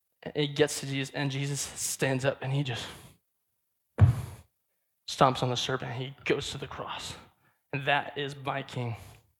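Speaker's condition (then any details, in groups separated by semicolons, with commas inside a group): Stutter; blocks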